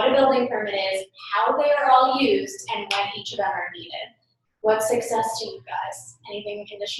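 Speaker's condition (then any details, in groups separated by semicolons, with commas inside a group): No condition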